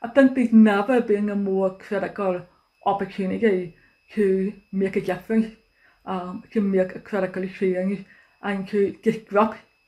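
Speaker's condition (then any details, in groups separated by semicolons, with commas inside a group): Deafness; cannot use telephone; uses live captions during recording, face-to-face video on Teams helps, face masks hinder communication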